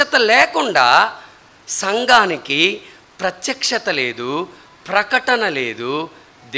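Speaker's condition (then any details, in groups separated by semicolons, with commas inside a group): No condition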